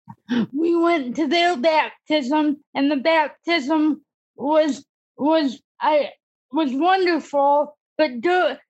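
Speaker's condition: Cerebral palsy; disability since childhood

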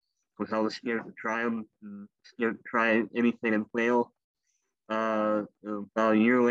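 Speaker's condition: Cleft lip and palate; rare genetic birth disorder

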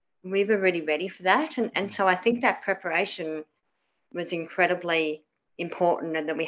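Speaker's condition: Cleft palate; lots of childhood speech therapy

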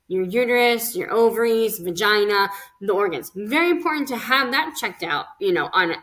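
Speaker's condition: Cleft lip and palate; speech therapy

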